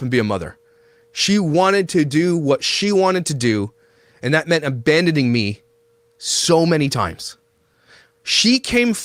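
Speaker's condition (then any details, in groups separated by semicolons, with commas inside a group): No condition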